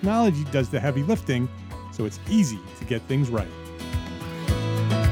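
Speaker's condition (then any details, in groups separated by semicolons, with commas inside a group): No condition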